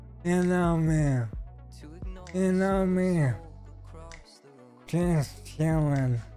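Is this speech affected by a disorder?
Yes: ALS; stem cell treatment.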